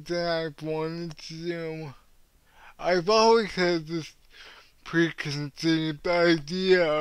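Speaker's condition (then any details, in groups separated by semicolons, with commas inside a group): Cerebral palsy; cannot walk, uses wheelchair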